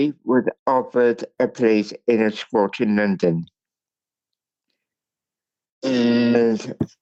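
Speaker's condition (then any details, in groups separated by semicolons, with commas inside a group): Cerebral palsy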